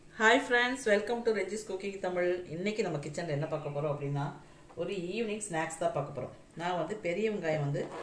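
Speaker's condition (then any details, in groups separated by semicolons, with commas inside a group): No condition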